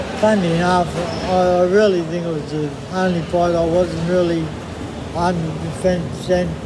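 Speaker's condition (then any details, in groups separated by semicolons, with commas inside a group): MND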